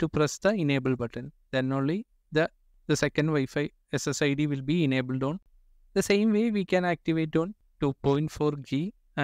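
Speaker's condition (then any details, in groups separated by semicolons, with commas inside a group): No condition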